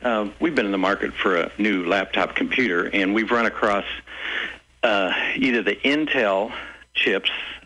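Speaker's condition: No condition

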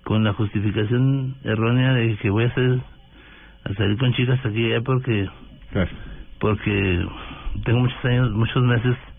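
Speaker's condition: Parkinson's disease; neurologist care

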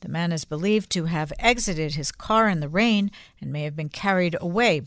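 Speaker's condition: No condition

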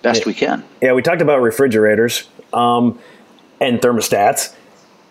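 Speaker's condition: No condition

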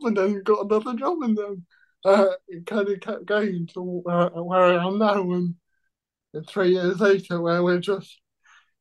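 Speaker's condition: Cerebral palsy

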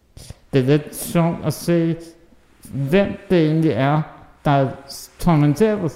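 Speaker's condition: Muscular dystrophy (muskelsvind); recessive

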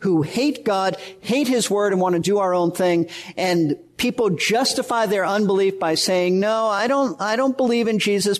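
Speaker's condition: No condition

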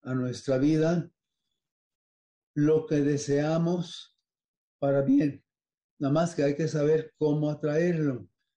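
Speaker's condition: Parkinson's disease; age 93

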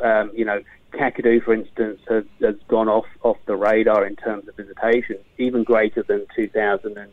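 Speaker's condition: No condition

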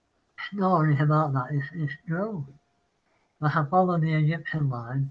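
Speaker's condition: Parkinson's; apologizes mid-sentence

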